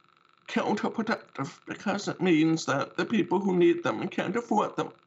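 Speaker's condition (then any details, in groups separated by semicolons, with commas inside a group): Deafness with cochlear implant; cochlear implant on side of head, once damaged by water and repaired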